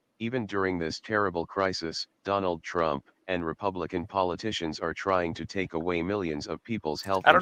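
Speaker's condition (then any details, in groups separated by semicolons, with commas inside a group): No condition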